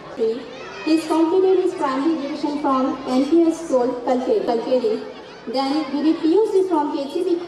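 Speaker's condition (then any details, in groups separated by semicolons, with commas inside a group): No condition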